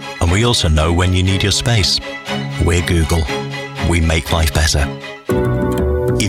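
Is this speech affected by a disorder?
No.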